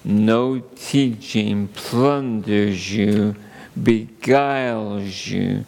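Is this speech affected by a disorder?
Yes: ALS; under neurologist care, seeing doctors for multiple organic issues.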